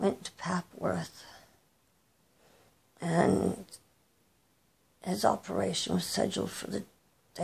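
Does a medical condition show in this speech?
Yes: cerebral palsy; present from birth, arthritic hips.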